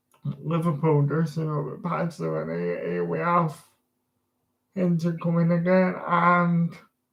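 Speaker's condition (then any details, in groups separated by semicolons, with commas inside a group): Disability affecting speech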